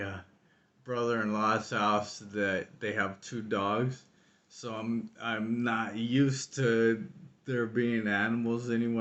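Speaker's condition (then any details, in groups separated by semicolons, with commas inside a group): ALS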